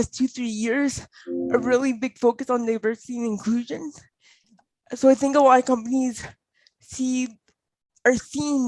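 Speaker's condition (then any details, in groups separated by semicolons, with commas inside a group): Cerebral palsy; mainly fine motor and speech, no mobility aids; speech impediment, speaking effortful, voice worse standing, easier seated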